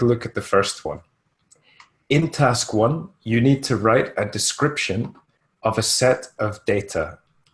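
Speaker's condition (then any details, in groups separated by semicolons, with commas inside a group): No condition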